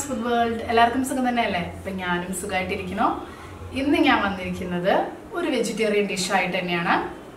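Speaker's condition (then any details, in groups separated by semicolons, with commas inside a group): No condition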